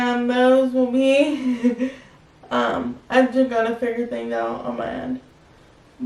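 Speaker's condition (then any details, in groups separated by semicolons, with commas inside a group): Spastic quadriplegic cerebral palsy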